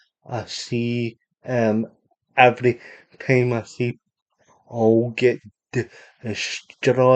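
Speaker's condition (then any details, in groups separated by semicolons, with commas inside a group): Cerebral palsy; unable to walk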